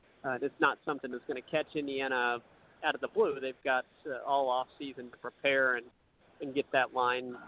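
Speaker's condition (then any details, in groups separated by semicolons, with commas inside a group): No condition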